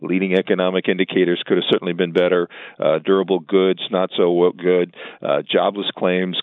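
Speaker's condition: No condition

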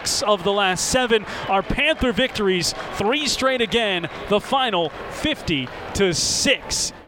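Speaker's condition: No condition

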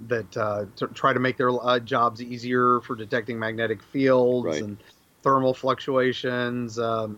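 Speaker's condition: No condition

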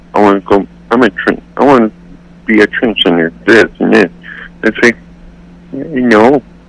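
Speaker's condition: Cerebral palsy; accepts own voice

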